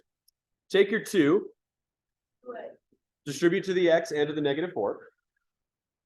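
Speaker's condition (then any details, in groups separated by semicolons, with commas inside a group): No condition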